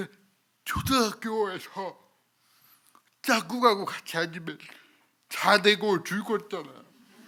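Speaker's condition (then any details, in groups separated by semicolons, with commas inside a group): Cerebral palsy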